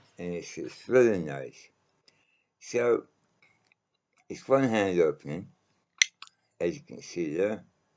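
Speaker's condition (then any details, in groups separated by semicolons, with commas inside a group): Mouth cancer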